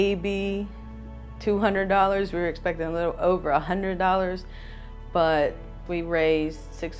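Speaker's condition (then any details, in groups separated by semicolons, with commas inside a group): No condition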